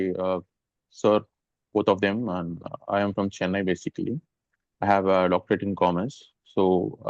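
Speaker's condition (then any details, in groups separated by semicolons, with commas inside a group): No condition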